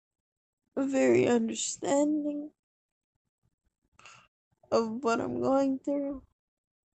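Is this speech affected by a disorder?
Yes: cerebral palsy; wheelchair user, can feed self and type.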